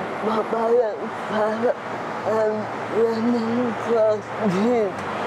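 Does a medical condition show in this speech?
Yes: cerebral palsy; cerebral palsy, from birth; difficulties with verbal communication.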